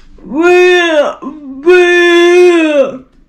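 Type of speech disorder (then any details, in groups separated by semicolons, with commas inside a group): Pseudobulbar dysarthria; cerebral palsy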